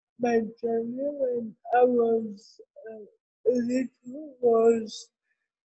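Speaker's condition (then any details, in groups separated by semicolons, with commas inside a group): Cerebral palsy; from birth in Kenya, did not cry or breathe at birth, incubator for weeks, medical negligence; therapy since six months old, ongoing; other children thought talking different in childhood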